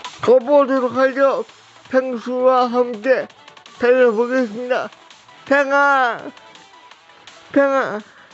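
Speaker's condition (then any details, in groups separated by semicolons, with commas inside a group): Brain lesion disability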